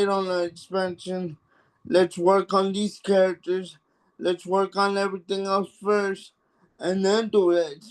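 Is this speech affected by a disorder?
Yes: cerebral palsy; affects hands and back.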